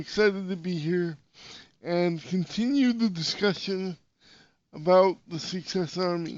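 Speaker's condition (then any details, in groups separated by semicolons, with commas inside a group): Cerebral palsy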